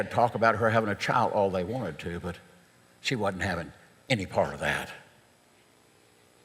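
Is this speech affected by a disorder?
No.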